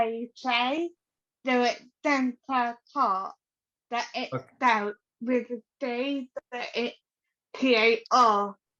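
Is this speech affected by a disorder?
Yes: cerebral palsy.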